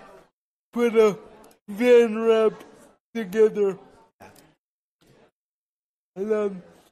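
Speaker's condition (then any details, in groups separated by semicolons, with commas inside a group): Cerebral palsy; uses powered wheelchair, uses cannabis to treat cerebral palsy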